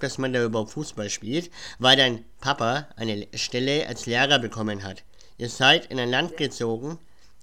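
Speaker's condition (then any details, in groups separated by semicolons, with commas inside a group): Cleft palate; speech impediment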